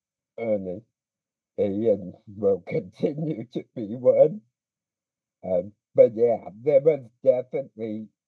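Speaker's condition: Speech impediment

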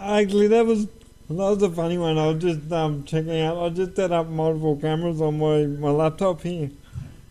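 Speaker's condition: Cerebral palsy; uses wheelchair

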